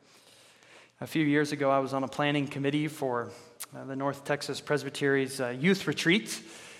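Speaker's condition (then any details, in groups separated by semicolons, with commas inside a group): No condition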